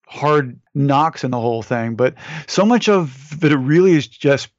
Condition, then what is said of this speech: Stuttering. Trying to promote my work when phone calls is a struggle.